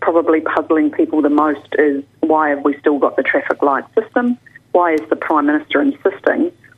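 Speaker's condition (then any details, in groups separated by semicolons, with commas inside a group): No condition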